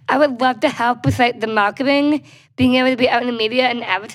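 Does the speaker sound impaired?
Yes: Down syndrome.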